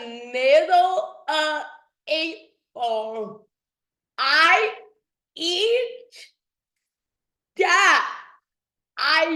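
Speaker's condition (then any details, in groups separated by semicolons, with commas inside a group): Dystonia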